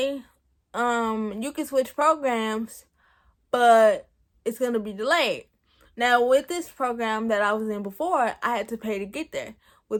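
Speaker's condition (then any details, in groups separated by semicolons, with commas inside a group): Cerebral palsy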